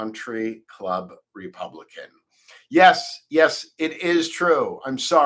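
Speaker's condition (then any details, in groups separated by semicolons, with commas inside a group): No condition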